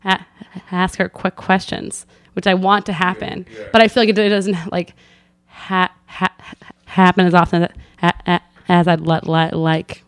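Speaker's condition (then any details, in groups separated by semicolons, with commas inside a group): Stuttering; therapy over past 3 years: fluency shaping, stuttering modification, voluntary stuttering, subway talks with strangers; big blocks, stops and exhales during blocks, long repetitive stutters, often anticipates stutter before words; repeated sounds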